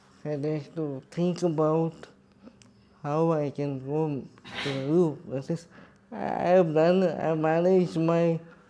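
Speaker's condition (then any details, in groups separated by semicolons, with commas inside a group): Cerebral palsy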